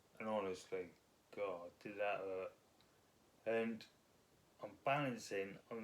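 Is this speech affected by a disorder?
Yes: multiple sclerosis.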